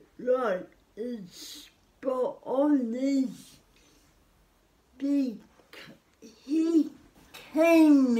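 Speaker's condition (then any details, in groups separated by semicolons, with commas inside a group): Cerebral palsy; spastic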